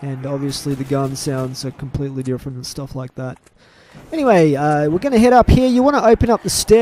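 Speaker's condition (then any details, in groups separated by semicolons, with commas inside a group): No condition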